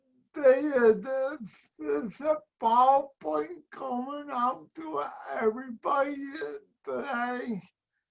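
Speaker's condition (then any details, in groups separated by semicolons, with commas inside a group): Speech and mobility impairment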